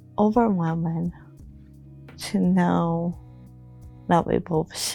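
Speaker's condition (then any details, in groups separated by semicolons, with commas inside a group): Cerebral palsy; mild cerebral palsy, affects motor skills, coordination sometimes, speech therapy until high school, one-on-one school help; affects voice and speech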